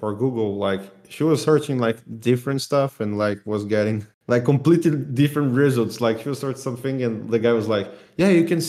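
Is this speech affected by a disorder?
No.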